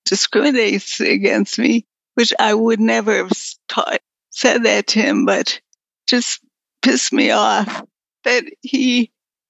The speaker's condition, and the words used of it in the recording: Multiple sclerosis. I have voice, like right now I'm talking, but in order for me to talk, I have to have a lot of chocolate.